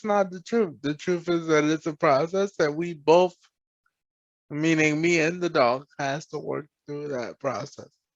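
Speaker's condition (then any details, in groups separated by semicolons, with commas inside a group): Cerebral palsy; present from birth; uses service dog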